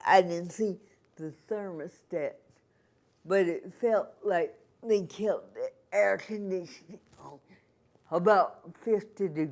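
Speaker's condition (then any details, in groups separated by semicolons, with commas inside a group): Cerebral palsy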